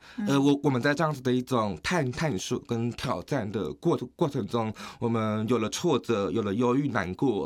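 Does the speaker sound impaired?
Yes: hearing impairment, progressive acquired hearing loss; gradually progressive; slight accent, mistaken for ABC, Southeast Asian or overseas Chinese, otherwise clear, normal word order.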